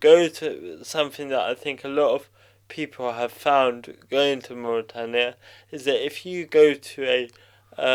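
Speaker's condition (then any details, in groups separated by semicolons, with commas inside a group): Cerebral palsy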